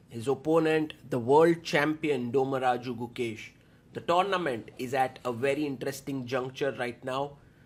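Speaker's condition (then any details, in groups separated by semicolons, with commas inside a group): No condition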